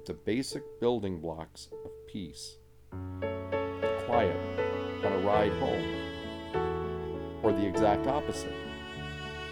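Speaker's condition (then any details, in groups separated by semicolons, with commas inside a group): No condition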